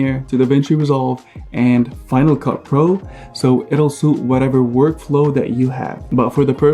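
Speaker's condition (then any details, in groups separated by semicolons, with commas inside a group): No condition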